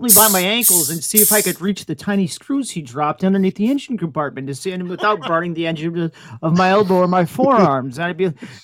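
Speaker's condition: No condition

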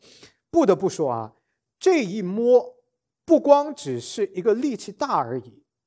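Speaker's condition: No condition

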